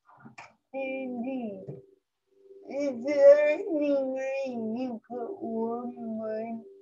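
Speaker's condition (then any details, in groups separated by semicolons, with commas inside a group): Cerebral palsy; present from birth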